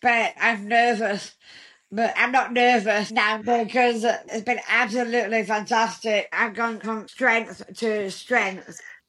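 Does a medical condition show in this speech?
Yes: Down syndrome.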